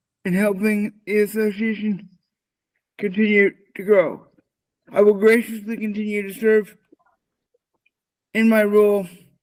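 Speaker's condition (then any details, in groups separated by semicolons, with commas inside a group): Cerebral palsy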